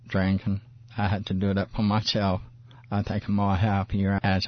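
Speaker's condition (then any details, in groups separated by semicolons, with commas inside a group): Parkinson's disease; described by speaker as in remission; voice clearer after weekly Monday evening talks with Stephen McClary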